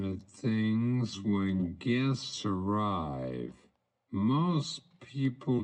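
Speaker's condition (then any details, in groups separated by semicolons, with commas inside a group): Cerebral palsy, speech-generating device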